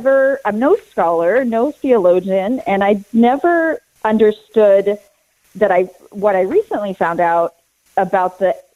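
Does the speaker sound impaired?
No.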